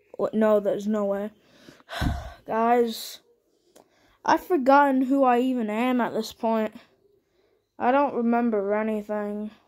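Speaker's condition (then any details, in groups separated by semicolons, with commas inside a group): No condition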